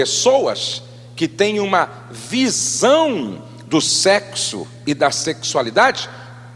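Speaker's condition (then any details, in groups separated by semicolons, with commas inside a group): No condition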